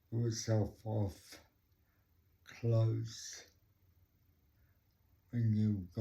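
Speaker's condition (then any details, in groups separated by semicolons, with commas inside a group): Cerebral palsy; talks slowly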